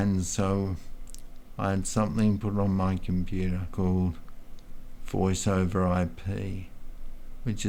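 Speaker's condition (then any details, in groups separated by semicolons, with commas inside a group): Multiple sclerosis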